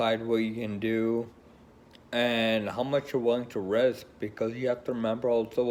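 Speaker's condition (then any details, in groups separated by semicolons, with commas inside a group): Friedreich's ataxia; choosing a wheelchair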